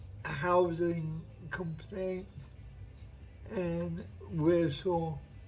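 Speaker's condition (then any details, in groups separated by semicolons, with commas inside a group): Cerebral palsy; uses wheelchair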